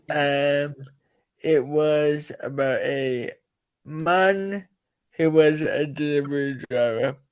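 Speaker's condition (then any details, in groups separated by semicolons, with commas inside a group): Cerebral palsy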